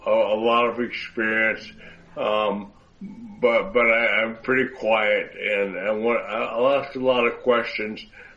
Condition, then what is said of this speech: Stroke. I talk a little funny because I had a stroke, but rest assured that I'm all there.